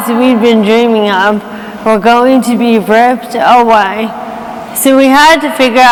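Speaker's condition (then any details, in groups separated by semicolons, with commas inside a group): ALS; diagnosed at 26, onset hand weakness and stiffness; speech began to slow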